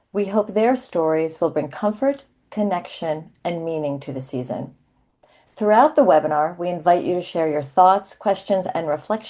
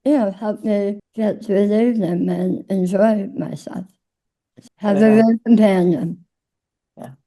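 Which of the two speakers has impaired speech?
The second: tongue cancer; tongue cancer, treated with surgery; in remission after surgery; swallowing worse after surgery, speech often not understood.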